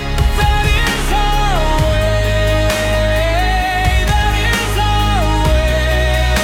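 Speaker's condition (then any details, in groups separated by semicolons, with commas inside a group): No condition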